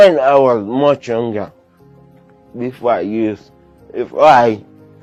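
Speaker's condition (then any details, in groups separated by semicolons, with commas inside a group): Cerebral palsy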